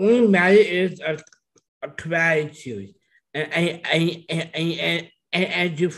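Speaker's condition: Down syndrome

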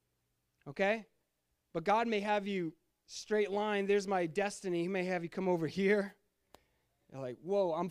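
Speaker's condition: No condition

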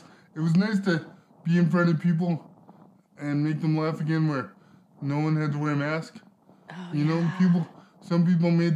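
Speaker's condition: Cerebral palsy; spastic

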